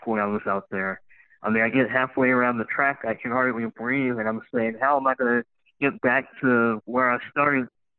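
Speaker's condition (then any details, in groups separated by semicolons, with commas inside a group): Cleft lip and palate; congenital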